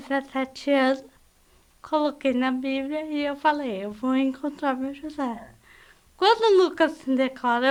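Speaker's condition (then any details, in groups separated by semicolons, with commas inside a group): Cerebral palsy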